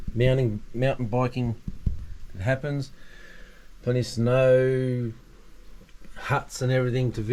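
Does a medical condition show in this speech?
No.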